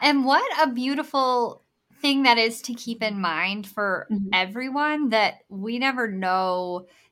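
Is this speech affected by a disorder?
Yes: bilateral cleft lip and palate; congenital.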